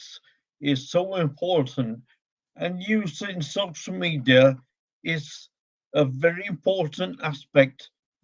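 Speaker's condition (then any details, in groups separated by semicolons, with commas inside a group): Ataxia; cerebellar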